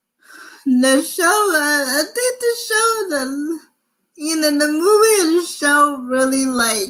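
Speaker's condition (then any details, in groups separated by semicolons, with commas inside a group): Cerebral palsy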